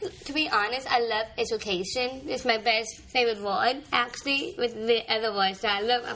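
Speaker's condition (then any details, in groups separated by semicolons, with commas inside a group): Down syndrome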